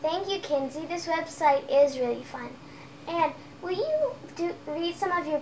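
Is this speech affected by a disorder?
No.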